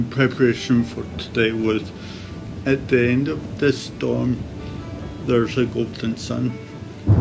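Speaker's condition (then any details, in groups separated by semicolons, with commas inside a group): Cerebral palsy; complex operation for condition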